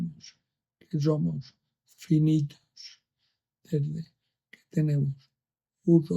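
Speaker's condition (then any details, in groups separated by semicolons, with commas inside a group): Amyotrophic lateral sclerosis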